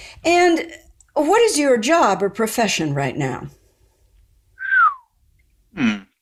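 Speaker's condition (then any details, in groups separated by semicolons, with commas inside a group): No condition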